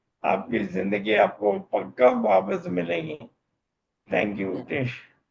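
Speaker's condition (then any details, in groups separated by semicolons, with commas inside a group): Motor neurone disease; voice strong and loud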